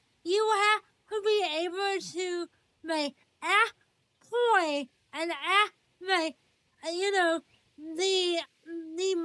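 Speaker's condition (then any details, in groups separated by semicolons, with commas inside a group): Cerebral palsy, spastic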